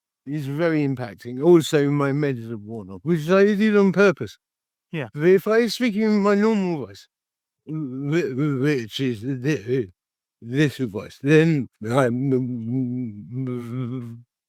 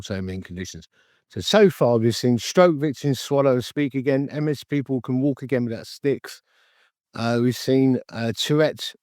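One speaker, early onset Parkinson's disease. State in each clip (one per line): Device off (meds worn off)
Device on (meds worn off)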